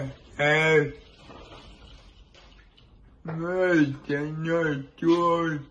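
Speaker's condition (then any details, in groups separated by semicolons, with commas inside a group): Cerebral palsy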